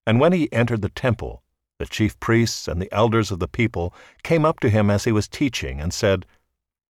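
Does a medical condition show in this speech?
No.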